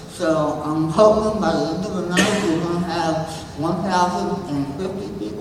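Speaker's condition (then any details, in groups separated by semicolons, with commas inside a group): Moebius syndrome; since birth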